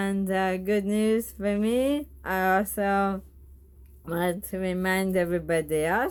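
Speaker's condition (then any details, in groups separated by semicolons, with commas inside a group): Bulbar ALS; diagnosed nine or more months after onset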